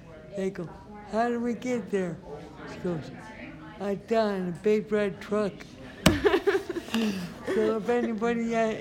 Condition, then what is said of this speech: Brain injury. But I had a traumatic brain injury. I'm sorry. That's why I talk funny.